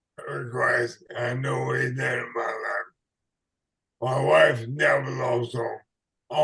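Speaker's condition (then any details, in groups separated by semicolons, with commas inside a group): ALS/MND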